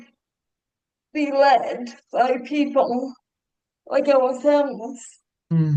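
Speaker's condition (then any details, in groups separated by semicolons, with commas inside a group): Cerebral palsy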